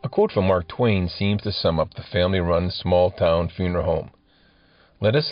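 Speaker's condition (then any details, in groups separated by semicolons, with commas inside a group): No condition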